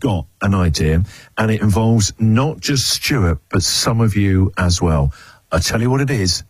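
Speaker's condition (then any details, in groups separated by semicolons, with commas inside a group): No condition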